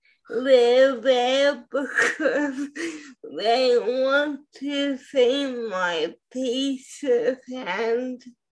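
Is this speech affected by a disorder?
Yes: spastic quadriplegic cerebral palsy; in 40s, accidental spasm, hit host during recording.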